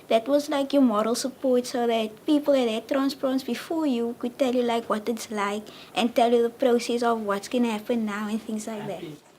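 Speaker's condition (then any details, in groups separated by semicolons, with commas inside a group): No condition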